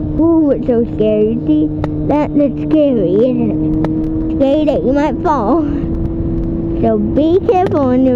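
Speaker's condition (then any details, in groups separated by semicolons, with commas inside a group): Cerebral palsy; affects legs; age 8, leg surgery upcoming, wheelchair planned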